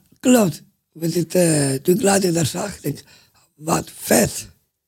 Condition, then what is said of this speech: Down syndrome. Want jij bent natuurlijk, jij praat heel goed, je bent in de serie.